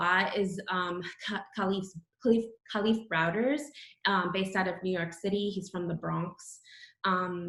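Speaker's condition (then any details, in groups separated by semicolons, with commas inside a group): No condition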